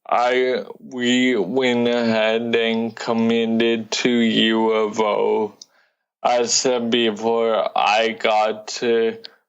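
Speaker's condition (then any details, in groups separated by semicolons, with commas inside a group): Cerebral palsy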